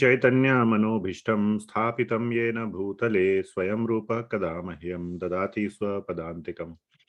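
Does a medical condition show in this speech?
No.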